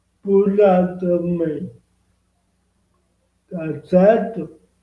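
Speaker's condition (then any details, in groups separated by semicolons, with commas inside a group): Cerebral palsy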